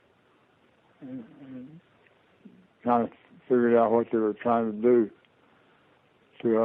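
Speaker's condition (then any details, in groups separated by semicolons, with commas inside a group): Parkinson's disease; diagnosed about two years ago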